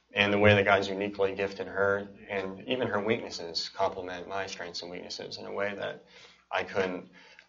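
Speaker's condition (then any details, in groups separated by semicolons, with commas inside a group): Cleft palate and cleft lip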